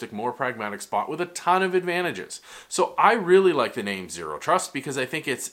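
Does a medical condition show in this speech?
No.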